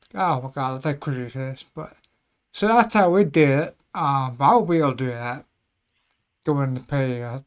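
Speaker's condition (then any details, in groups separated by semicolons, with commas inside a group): Cerebellar ataxia; voice affected a little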